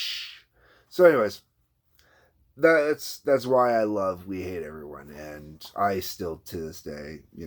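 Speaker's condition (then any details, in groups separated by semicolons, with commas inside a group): No condition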